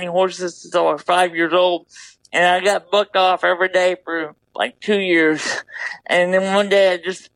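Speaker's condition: Double hemiplegia cerebral palsy

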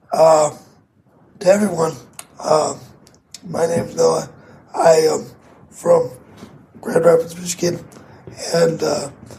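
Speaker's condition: Cerebral palsy; condition audible in voice

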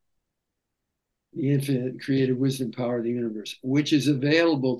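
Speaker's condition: No condition

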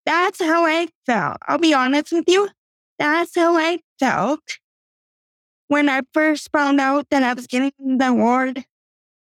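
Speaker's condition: Cerebral palsy; doctors predicted never walking

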